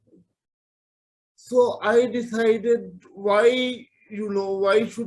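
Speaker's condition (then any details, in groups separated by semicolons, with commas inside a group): Cerebral palsy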